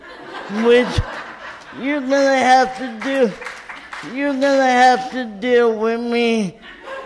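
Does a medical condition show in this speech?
Yes: cerebral palsy; cerebral palsy from birth, did not get needed physical therapy in childhood.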